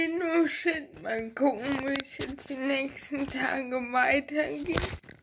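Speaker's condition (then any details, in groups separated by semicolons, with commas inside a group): Ataxia; ataxia affecting hands and fingers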